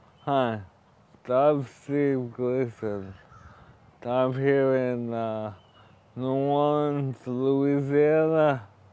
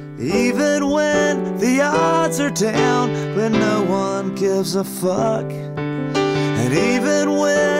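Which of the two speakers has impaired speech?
The first: ALS; wheelchair user.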